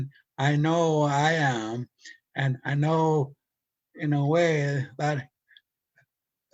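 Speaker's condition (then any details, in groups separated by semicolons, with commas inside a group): Stutter from brain injury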